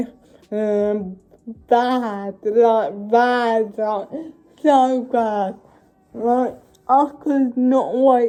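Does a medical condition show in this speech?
Yes: cerebral palsy.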